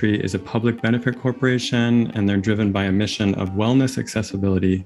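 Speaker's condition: No condition

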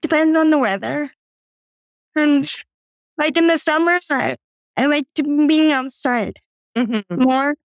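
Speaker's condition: Cerebral palsy; doctors predicted never walking

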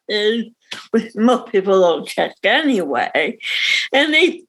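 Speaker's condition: Cerebral palsy; visible cerebral palsy

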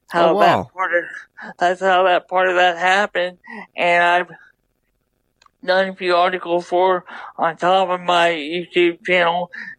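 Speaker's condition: Double hemiplegia cerebral palsy; right side weaker than left

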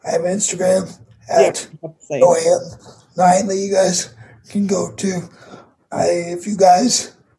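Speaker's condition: Cerebral palsy; condition audible in voice

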